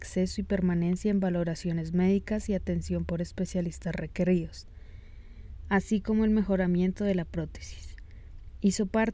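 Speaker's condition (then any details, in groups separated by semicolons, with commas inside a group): No condition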